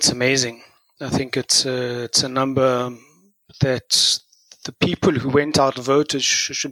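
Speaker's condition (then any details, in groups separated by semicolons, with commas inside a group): Stuttering; formerly avoided speaking, great difficulty communicating during army years; works on stuttering through acceptance, awareness and mindfulness, tries to speak despite fear; initial sound repetitions, word repetitions, frequent um fillers; repeated sounds, prolonged sounds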